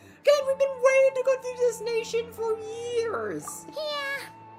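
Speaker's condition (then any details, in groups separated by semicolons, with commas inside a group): No condition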